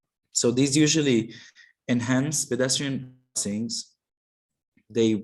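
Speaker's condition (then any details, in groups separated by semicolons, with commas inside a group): No condition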